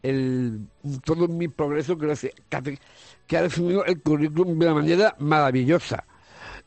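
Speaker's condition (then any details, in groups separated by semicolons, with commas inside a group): Down syndrome; congenital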